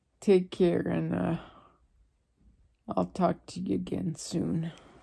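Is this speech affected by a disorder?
Yes: ALS; receiving hospice care.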